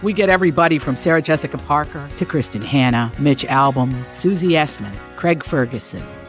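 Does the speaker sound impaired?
No.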